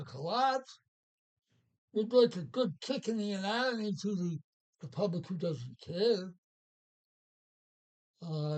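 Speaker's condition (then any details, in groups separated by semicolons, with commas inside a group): Parkinson's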